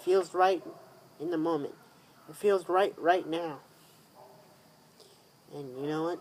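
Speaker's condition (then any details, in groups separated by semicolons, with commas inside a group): Cerebral palsy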